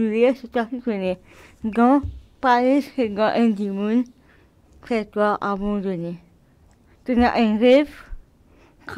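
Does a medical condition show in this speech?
Yes: cerebral palsy.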